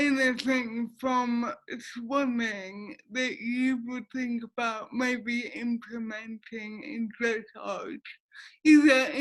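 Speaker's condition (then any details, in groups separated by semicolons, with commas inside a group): Cerebral palsy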